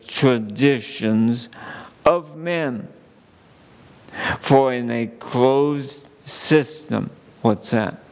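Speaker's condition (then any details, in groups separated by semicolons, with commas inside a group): ALS; under neurologist care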